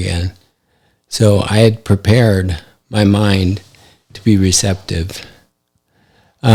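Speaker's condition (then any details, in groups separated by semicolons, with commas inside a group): ALS; affects hand function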